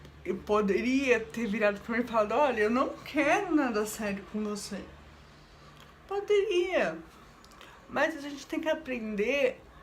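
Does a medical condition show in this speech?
Yes: cerebral palsy.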